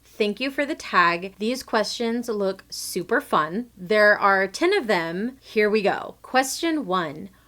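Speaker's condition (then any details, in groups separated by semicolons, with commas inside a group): No condition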